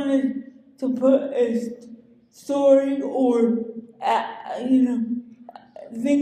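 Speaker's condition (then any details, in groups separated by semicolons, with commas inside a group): Cerebral palsy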